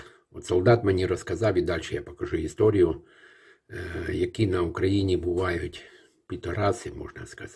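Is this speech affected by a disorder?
No.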